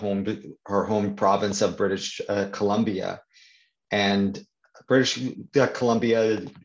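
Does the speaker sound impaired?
Yes: stuttering; stutter since at least teenage years, ongoing near age 50; speaks at support groups for people and children who stutter; certain words and sounds hardest, stacks up vocabulary, circumlocution, quickly finds other wording to ease stutter; here repeated words, prolonged sounds.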